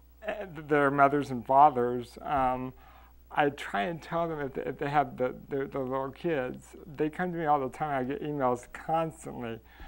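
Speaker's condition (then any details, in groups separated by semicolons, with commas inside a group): Cerebral palsy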